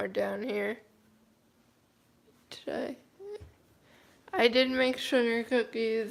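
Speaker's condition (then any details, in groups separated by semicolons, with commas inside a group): Cerebral palsy, mild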